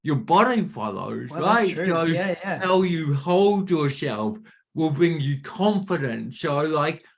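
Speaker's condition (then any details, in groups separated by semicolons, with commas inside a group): Cerebral palsy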